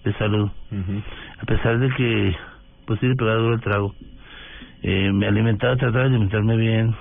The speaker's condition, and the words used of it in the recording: Parkinson's disease. Se me entiende, a veces no se me entiende nada.